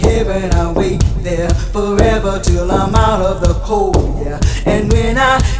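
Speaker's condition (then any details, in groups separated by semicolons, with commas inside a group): No condition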